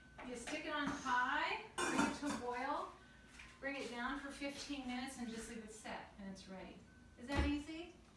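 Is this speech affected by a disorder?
No.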